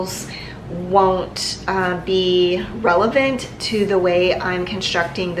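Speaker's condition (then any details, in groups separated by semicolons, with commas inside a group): No condition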